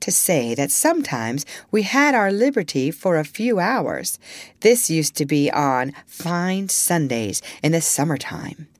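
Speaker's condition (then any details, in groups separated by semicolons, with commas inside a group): No condition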